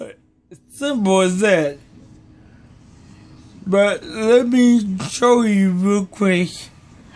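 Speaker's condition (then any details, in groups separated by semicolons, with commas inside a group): Cerebral palsy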